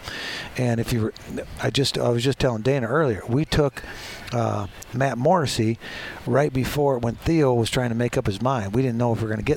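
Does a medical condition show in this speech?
No.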